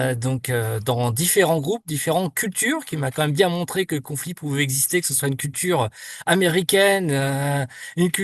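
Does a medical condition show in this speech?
No.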